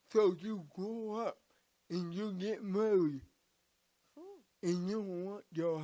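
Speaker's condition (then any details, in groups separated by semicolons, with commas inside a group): Cerebral palsy; from birth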